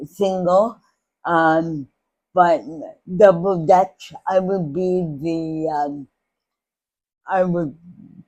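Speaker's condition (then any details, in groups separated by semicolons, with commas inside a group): Cerebral palsy; speech impairment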